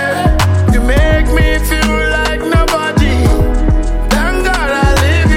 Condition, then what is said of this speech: No condition.